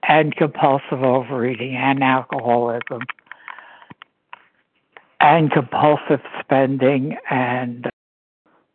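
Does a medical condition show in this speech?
Yes: Parkinson's disease; wheelchair user, had a stroke; recent medication change, stroke medication at too high a dose, neurologist involved.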